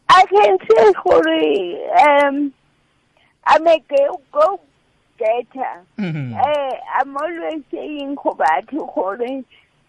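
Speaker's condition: Cerebral palsy; mobile enough to climb Kilimanjaro after about three to six months of training

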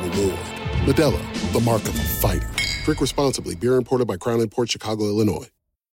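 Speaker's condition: No condition

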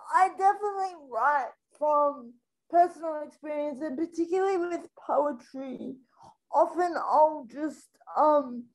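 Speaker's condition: Spastic quadriplegic cerebral palsy

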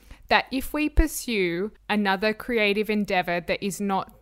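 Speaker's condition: No condition

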